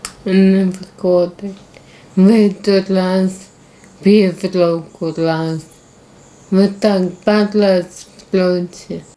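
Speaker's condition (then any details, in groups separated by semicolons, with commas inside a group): Friedreich's ataxia; nervous system affected, uses wheelchair, cannot walk; diagnosed at 17, severe disability, no treatment; hard to speak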